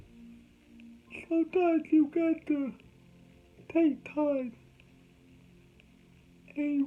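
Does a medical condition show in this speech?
Yes: cerebral palsy; since birth.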